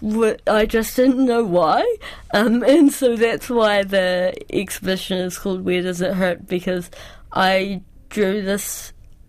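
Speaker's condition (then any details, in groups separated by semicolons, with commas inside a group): Cerebral palsy; cerebral palsy since childhood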